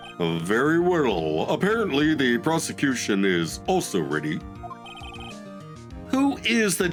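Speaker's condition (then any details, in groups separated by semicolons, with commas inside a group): No condition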